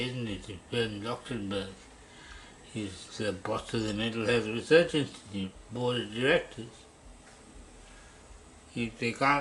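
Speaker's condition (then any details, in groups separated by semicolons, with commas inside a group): Parkinson's disease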